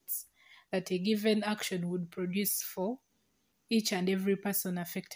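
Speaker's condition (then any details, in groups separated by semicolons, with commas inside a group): No condition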